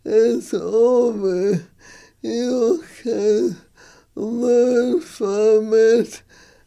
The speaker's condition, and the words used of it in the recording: ALS (motor neuron disease). It has become more difficult for me to talk. The muscles in my face are weaker.